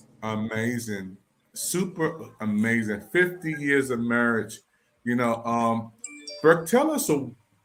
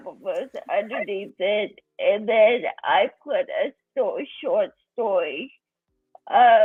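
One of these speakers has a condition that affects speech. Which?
The second: cerebral palsy.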